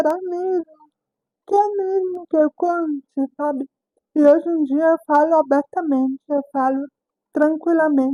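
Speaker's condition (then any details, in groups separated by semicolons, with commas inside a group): Cerebral palsy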